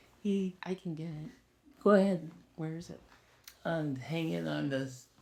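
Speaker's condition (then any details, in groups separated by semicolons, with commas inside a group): ALS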